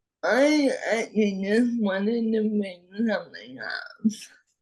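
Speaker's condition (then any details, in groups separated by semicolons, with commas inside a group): Friedreich's ataxia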